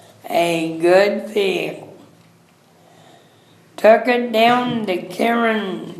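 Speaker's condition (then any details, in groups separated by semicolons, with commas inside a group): Cerebral palsy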